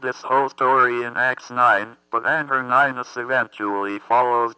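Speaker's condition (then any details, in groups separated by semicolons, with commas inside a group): Athetoid cerebral palsy; motor brain injury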